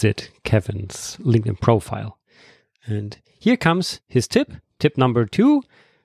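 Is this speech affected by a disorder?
No.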